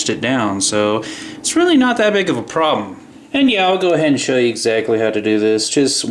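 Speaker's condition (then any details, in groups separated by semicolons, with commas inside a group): No condition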